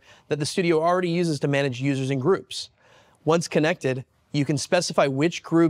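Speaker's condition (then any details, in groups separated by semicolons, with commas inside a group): No condition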